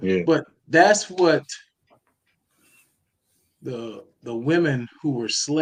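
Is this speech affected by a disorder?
No.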